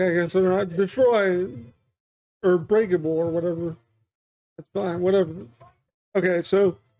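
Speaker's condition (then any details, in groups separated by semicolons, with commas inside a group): Cerebral palsy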